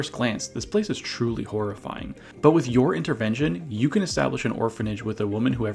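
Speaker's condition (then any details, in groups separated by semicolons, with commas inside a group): No condition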